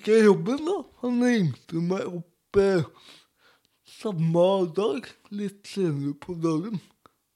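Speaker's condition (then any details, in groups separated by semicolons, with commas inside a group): Cerebral palsy; speech difficulties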